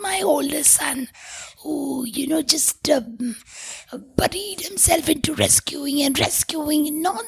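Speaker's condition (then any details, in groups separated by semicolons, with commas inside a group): Tracheostomy, vocal cords permanently constricted from smoke inhalation; Carlton Towers fire Bangalore, 12 years ago, multiple failed surgeries; breathes through tracheostomy tube in larynx, tube changed every 4 months permanently; must block tube hole with finger to be audible, former voice lost, voice called unforgettable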